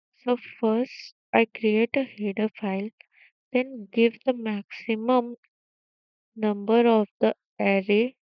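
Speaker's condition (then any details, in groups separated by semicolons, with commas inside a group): No condition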